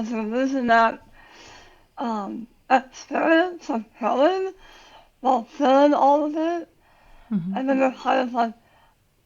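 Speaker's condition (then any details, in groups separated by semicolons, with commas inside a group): Tongue cancer surgery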